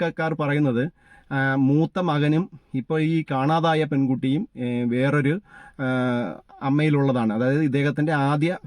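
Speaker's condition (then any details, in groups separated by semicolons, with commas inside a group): No condition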